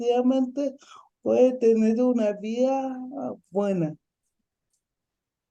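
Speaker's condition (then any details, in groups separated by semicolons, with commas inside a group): Ataxic cerebral palsy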